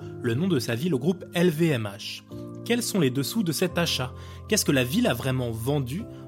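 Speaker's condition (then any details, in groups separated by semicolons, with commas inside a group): No condition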